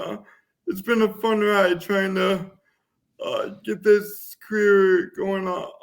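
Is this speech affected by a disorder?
Yes: cerebral palsy; voice affected by condition.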